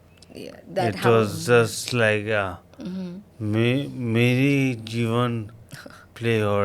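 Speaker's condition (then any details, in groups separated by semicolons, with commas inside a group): Coma after road accident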